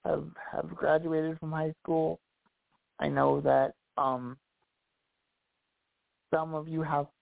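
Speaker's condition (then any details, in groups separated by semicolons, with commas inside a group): Cerebral palsy; past challenges speaking up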